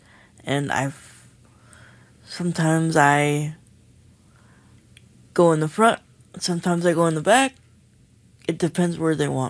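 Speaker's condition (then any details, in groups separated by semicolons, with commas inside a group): Cerebral palsy; motorized wheelchair, needs Hoyer lift to get out of bed, caregivers around the clock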